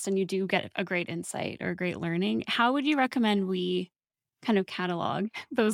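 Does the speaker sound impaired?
No.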